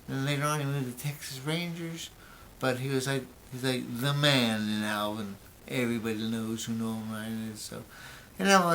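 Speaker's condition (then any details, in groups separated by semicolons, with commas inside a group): Brain injury; memory greatly affected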